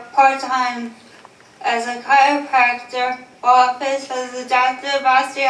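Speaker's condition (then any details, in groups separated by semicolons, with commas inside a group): Huntington's disease; Huntington's disease, inherited, unsteady gait; about six medications twice daily; first symptom inability to be heard, three years speech therapy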